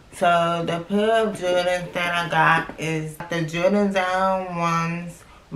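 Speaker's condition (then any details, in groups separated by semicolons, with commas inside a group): Cerebral palsy; from birth, left leg affected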